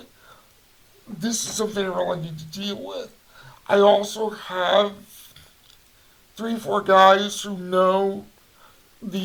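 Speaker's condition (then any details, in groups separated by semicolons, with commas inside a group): Cerebral palsy; voice affected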